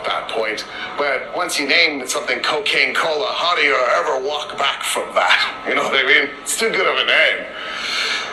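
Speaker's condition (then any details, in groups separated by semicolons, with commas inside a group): No condition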